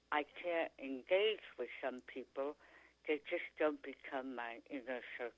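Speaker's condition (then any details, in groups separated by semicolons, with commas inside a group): Tongue cancer; chronic sore throat symptom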